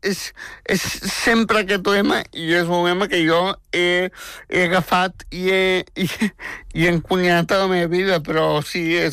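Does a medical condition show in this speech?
Yes: spastic tetraplegic cerebral palsy; from birth, twin embryo died in complex pregnancy, premature, wheelchair user, much physiotherapy; aged 26, no further improvement expected; very talkative since age 3, worked hard to make people understand speech.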